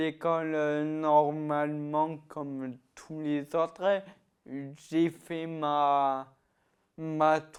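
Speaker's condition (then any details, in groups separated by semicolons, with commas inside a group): Ataxia-telangiectasia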